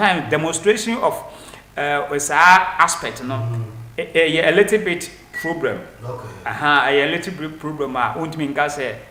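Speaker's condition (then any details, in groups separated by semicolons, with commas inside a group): No condition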